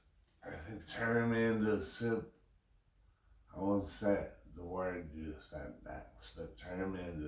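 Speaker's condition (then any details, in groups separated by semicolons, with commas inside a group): Brain injury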